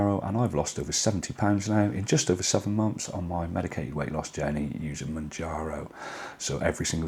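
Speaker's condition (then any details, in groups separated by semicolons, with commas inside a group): No condition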